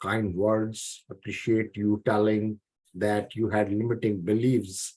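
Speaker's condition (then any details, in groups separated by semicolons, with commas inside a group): No condition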